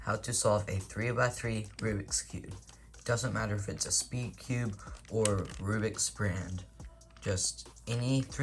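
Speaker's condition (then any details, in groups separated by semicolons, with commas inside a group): No condition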